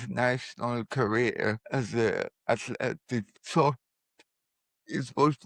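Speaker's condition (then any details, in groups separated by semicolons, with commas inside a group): Cerebral palsy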